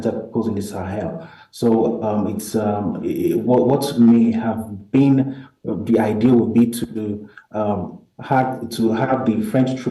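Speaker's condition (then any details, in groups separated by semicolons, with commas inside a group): No condition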